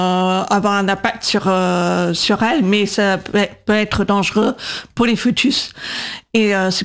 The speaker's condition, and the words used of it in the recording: Deafness. Et ensuite, je prends la parole, l'intelligence artificielle a du mal à me comprendre.